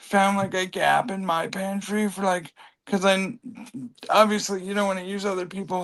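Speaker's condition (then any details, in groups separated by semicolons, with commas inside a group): Cerebral palsy; from birth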